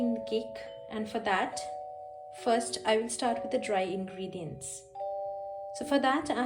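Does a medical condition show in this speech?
No.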